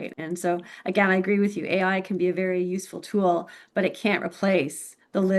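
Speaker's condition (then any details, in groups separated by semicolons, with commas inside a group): No condition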